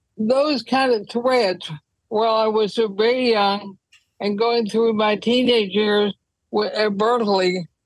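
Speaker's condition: ALS; wheelchair use when traveling

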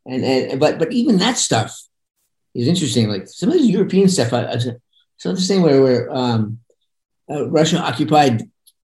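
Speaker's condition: Parkinson's; voice sometimes monotone

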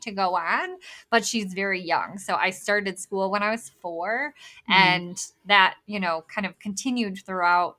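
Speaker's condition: Bilateral cleft lip and palate; congenital

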